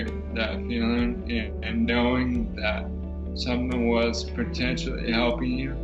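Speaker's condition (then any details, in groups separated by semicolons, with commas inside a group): ALS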